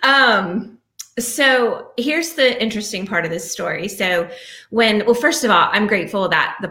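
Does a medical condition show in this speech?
No.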